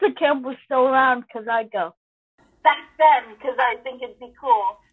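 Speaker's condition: Cerebral palsy; amputee

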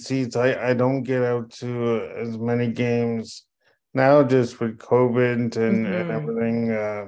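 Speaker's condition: Cerebral palsy; oxygen deprivation from birth complications

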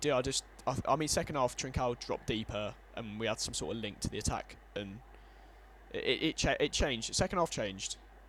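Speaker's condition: No condition

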